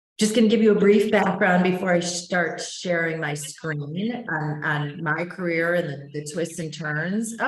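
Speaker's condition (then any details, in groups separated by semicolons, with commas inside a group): No condition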